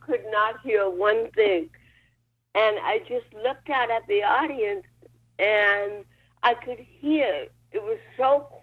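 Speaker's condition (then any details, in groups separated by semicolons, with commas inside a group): Cerebral palsy; hearing impaired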